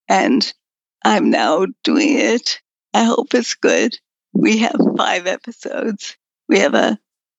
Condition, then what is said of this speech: Multiple sclerosis. With as my MS progressed, I had really difficult talking as well as I wanted to.